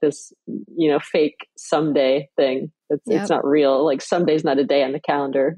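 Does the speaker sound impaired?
No.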